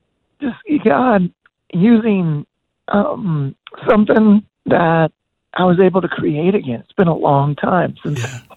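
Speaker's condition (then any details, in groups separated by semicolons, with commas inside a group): Voice disorder; progressive voice disorder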